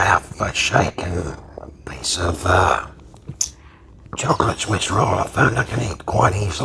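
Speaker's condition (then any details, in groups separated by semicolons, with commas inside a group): Laryngectomy; permanent tracheostomy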